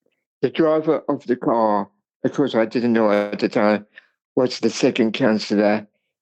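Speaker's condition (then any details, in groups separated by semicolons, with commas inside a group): Cerebral palsy; wheelchair user since age 28, second-hand manual wheelchair from friend, attended speech impairment boarding school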